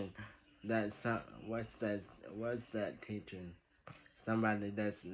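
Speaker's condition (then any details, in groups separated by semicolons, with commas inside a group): Traumatic brain injury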